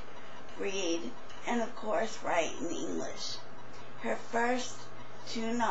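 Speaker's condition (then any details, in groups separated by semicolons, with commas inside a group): Traumatic brain injury; car accident, multiple injuries; trouble speaking clearly, early whispering, letter board, liquid swallowing trouble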